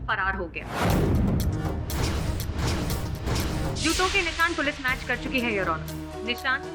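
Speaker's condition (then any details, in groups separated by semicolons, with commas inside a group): No condition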